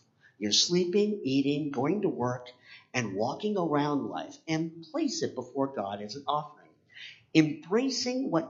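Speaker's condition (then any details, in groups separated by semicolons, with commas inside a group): Cleft palate; congenital cleft palate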